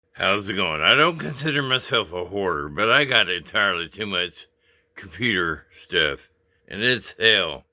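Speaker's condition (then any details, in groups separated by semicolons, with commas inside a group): Traumatic brain injury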